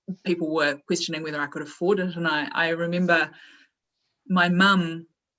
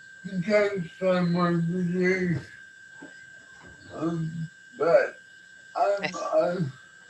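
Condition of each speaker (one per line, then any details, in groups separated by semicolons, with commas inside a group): No condition
Cerebral palsy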